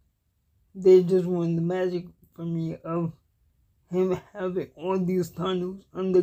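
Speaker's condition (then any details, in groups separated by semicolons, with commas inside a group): Cerebral palsy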